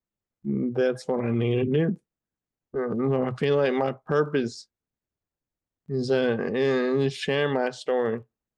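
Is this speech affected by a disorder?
Yes: Friedreich's ataxia; age 28, 14 years since diagnosis, still progressing, uses wheelchair.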